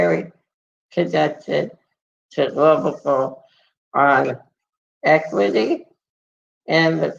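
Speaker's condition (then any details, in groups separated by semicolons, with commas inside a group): Muscular dystrophy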